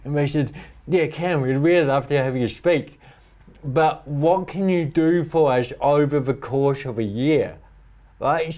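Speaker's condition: Cerebral palsy; affects walking

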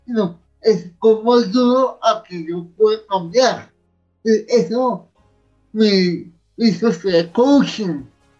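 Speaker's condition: Cerebral palsy; from birth in Bogotá, near death as newborn, long incubator stay, physical disability, needs assistance; speech difficulty, noted as a hurdle for work as lecturer

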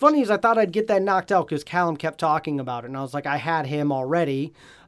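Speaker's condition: No condition

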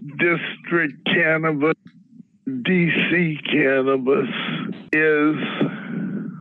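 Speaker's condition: Parkinson's disease; medical cannabis for Parkinson's symptoms

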